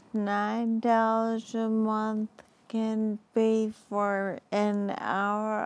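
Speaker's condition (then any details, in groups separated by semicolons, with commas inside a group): Ataxia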